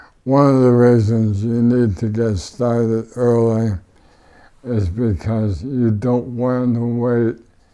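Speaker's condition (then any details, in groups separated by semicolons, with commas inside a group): ALS; power wheelchair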